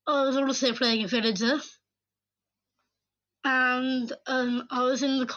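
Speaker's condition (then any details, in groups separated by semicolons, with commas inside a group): Down syndrome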